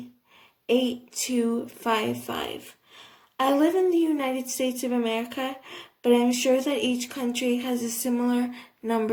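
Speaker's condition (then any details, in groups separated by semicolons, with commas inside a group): Cerebral palsy, athetoid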